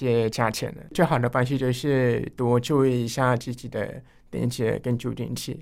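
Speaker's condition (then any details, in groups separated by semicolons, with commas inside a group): Hearing loss, enlarged vestibular aqueduct; long auditory-speech training with therapist 蘇心怡 into junior high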